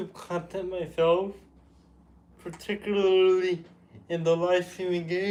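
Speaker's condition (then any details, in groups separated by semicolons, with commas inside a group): Cerebral palsy; with developmental delay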